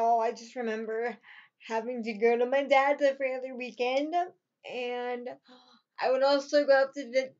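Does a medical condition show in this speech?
Yes: cerebral palsy.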